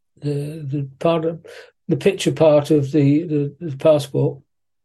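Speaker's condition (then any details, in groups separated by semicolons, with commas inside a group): Parkinson's disease; suspected for a while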